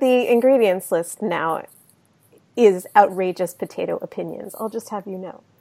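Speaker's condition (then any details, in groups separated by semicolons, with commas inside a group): No condition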